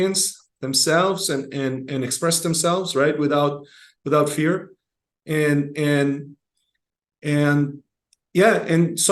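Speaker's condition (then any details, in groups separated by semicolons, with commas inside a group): No condition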